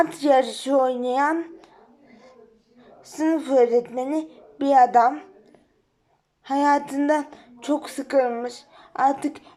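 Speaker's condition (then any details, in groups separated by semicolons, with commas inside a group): Cerebral palsy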